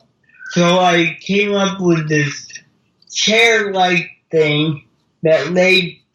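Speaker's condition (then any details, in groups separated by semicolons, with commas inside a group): Cerebral palsy; wheelchair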